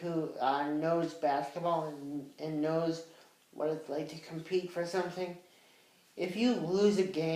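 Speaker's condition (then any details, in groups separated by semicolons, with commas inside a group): Cerebral palsy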